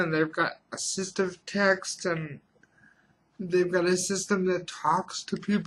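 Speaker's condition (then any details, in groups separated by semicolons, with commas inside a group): Cerebral palsy; reliable voice, uses voice control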